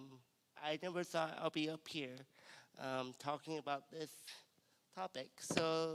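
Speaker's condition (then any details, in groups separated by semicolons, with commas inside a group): Cerebral palsy; cerebral palsy, from birth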